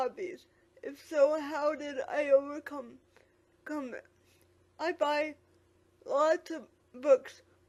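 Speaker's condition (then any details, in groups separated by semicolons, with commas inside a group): Quadriplegic cerebral palsy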